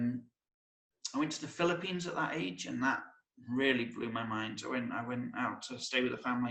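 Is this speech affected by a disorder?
No.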